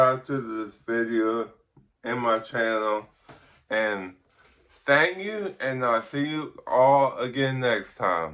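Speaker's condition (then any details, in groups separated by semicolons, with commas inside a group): Ataxic cerebral palsy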